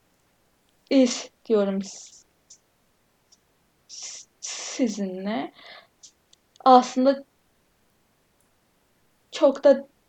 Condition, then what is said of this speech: Stuttering. Yani hani şu anda işte ben de çok kekeliyorum ve hani şeyi anlayın iş diyorum